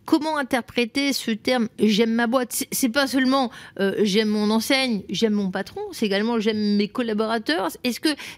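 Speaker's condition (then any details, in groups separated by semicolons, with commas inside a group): No condition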